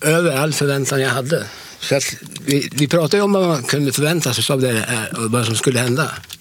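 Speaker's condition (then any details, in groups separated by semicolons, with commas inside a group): Parkinson's disease; Parkinson 18 years before transplant, study, nearly 8 million stem cells transplanted into brain, Håkan Widner; over 3 years post transplant, treatment finished, improved, body no longer sluggish, feels well, no pain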